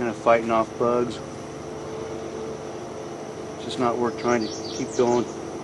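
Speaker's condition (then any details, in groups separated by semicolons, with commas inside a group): No condition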